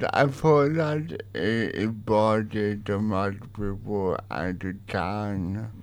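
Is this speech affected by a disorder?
Yes: cerebral palsy; uses light writer communication device; partly voiced, partly typed audio on light writer communication device.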